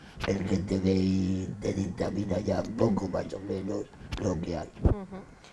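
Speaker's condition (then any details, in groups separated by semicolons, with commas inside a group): Laryngectomy; talking and eating after laryngectomy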